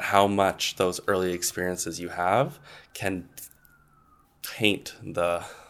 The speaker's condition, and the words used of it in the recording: Stuttering. You've heard me in this interview so far that I stutter significantly more on saying the word stutter.